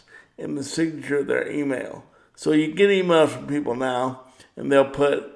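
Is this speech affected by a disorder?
Yes: cerebral palsy; power wheelchair.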